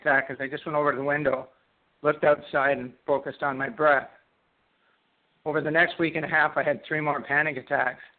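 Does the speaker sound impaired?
Yes: Parkinson's disease; left side onset, first symptom left index finger tremor, worsened over four years, diagnosed by Ontario neurologist.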